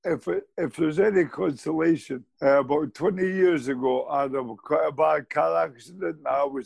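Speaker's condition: Motor neurone disease; diagnosed at 46 after about 6 months, began with twitches and muscle wasting, no pain, no effective drug; still speaks, host calls speech eloquent

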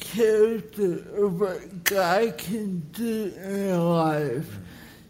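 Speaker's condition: Cerebral palsy; no breathing for 25 minutes

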